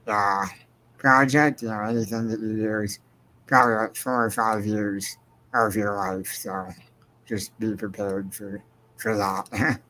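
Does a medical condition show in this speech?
Yes: spinal muscular atrophy.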